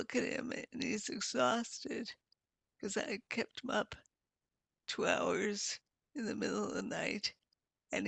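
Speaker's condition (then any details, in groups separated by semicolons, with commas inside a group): Multiple sclerosis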